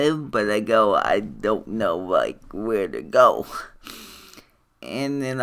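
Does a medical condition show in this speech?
Yes: cerebral palsy.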